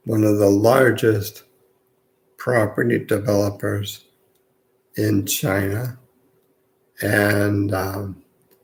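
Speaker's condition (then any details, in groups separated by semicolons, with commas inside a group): Multiple sclerosis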